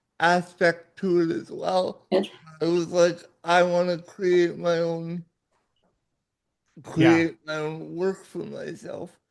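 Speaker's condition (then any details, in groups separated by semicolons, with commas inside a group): Cerebral palsy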